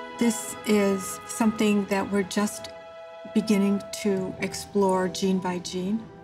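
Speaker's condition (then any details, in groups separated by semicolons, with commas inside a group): No condition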